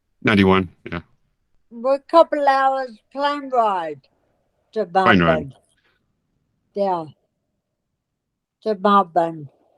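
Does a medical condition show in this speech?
Yes: multiple system atrophy.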